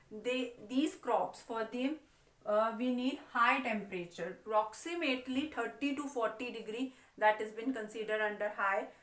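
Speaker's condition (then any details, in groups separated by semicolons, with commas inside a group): No condition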